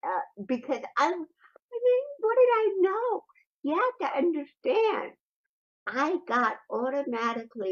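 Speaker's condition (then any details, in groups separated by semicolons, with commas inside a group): Cerebral palsy; neck surgery at 43; slow typing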